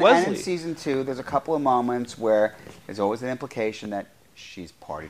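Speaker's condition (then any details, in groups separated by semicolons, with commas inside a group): No condition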